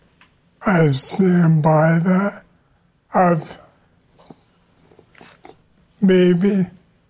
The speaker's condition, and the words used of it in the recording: ALS (motor neuron disease). I could still enunciate my words more clearly.